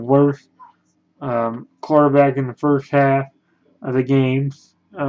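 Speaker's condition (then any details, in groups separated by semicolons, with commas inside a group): Cerebral palsy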